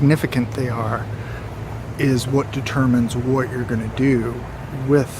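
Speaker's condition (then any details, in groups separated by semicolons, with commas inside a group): No condition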